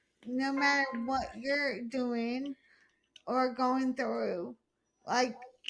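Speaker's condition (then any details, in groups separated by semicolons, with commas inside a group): Hemiplegic cerebral palsy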